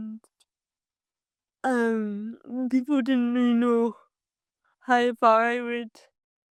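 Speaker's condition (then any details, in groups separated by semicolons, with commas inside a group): Cerebral palsy; from birth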